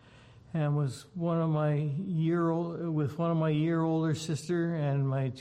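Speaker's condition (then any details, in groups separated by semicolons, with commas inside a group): Parkinson's disease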